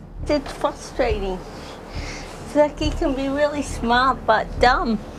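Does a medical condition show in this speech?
Yes: cerebral palsy.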